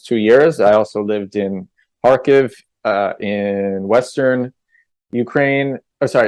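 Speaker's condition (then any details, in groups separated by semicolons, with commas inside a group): No condition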